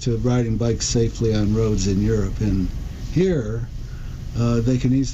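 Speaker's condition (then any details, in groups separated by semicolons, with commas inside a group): Parkinson's disease; diagnosed almost 4 years ago; walking no longer automatic, must guide steps very consciously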